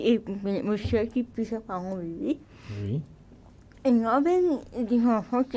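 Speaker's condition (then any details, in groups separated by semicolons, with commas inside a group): Cerebral palsy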